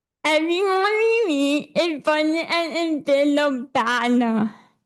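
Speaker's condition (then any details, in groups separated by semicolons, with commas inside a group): Cerebral palsy; speech affected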